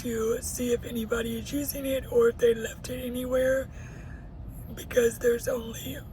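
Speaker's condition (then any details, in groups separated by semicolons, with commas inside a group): Cerebral palsy; uses a wheelchair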